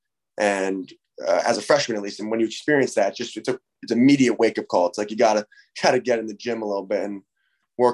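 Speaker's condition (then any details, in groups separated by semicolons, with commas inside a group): No condition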